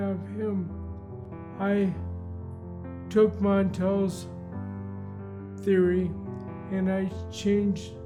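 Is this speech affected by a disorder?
Yes: primary lateral sclerosis; upper motor neurons, progressive weakness and stiffness; worsening left side weakness, outpatient rehab; voice changed, in speech therapy.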